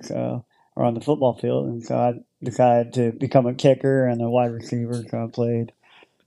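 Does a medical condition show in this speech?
Yes: cleft lip and palate; born in Ukraine.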